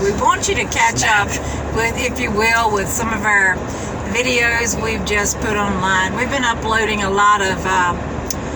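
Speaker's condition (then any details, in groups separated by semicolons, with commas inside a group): No condition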